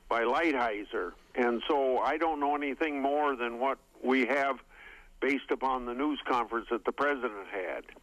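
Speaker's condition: No condition

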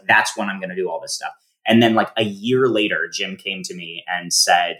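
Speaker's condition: No condition

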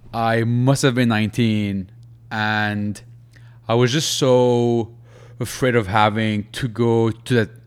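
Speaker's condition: Stutter; lifelong debilitating stutter, avoided speaking and people almost entirely; breathing technique from UK speech therapy course at 17 or 18, major progress past 3 years; deep breath every few words, Darth Vader sound, gets stuck on words, equal stuttering across languages; prolonged sounds, blocks

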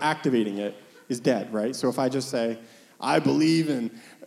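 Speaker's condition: No condition

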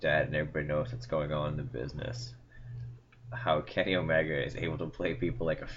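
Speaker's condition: No condition

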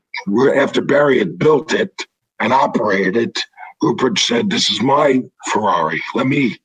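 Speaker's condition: Throat cancer, vocal cords removed

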